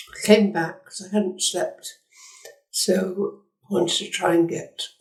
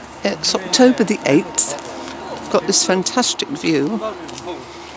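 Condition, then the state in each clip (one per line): Tongue cancer glossectomy
1 to 6 weeks after surgery
5 months after surgery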